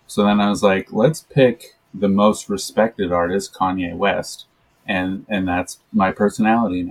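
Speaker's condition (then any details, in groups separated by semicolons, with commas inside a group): No condition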